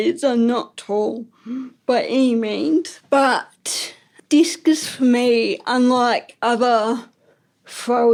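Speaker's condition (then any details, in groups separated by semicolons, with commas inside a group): Ataxic cerebral palsy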